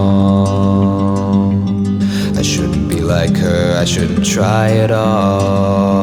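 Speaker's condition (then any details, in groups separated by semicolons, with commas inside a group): No condition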